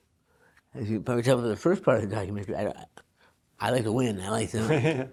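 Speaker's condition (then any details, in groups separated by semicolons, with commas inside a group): Parkinson's disease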